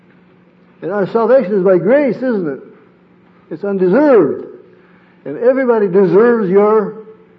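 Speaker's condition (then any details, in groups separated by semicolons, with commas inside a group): Parkinson's disease; sleep disrupted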